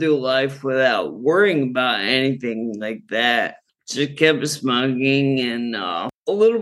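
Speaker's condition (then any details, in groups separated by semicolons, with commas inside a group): Friedreich's ataxia; progressive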